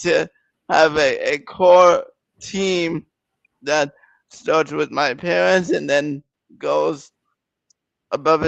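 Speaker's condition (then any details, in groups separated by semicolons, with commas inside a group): Cerebral palsy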